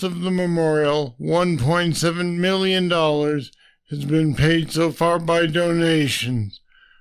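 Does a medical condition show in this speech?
Yes: Parkinson's disease; deep brain stimulators.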